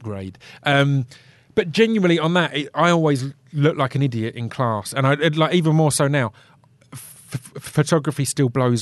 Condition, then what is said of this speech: Stuttering. Dead on cue there. Did you see that? It was like it knew yeah. the story was coming.